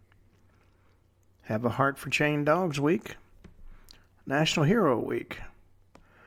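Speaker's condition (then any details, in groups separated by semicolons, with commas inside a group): No condition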